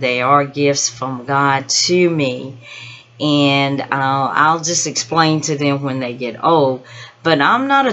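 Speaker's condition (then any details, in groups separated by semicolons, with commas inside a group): No condition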